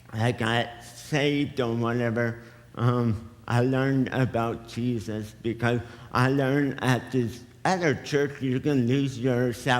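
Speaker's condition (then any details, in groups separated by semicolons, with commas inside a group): Cerebral palsy; present from birth, muscle tone too tight or loose; affects speech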